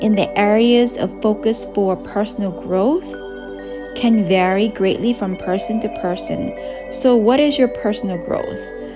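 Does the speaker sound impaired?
No.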